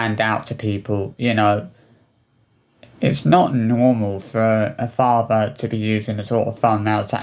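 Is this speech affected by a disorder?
No.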